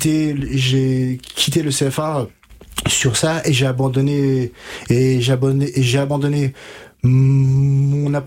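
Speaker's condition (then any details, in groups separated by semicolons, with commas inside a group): Stuttering; stuttering since age 5 to 6, about 27 years, untreated until about 20; speech therapy with stuttering specialist Catherine Daubier in Nancy from 20-22, several years, fluency techniques; current blocks and repetitions, blocked every sentence, used gestures, froze reading aloud; blocks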